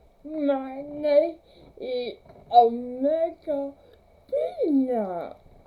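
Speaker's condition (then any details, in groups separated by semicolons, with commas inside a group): Cerebral palsy; since birth, difficult birth; almost 33 years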